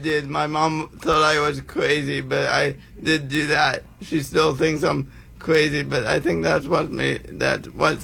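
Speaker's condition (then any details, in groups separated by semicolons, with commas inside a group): Cerebral palsy; congenital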